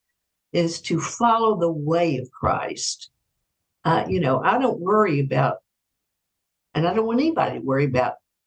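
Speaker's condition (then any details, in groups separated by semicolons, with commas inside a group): No condition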